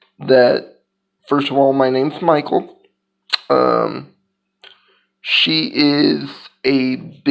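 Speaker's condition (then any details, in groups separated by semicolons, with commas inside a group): Cerebral palsy; physical disability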